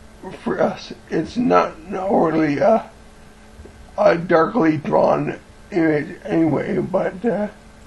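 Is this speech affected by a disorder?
Yes: cerebellar ataxia from brain tumour.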